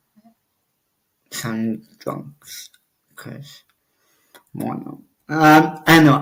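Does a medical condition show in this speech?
Yes: cerebral palsy; obvious speech impediment.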